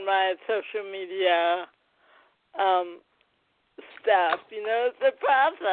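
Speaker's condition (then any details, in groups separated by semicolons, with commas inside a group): Cerebral palsy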